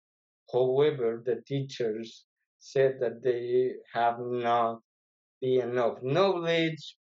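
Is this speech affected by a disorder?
Yes: infantile cerebral palsy; event at cesarean birth, weakness walking, standing, walked from age three, exams in Mexico.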